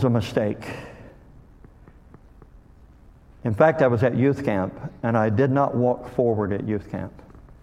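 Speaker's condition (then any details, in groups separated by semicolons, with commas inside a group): Cleft lip and palate; called hair lip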